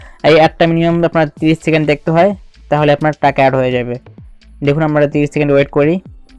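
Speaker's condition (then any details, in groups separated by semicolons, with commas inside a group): No condition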